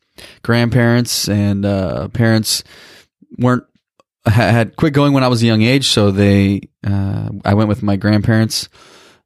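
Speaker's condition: No condition

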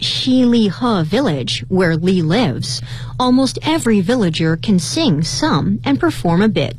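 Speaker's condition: No condition

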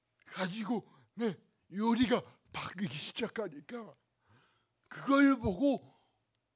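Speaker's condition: Cerebral palsy; cervical spine c2 to c7 damaged

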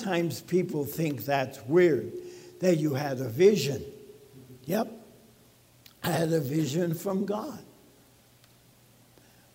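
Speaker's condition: ALS; talks funny, speech sounds abnormal

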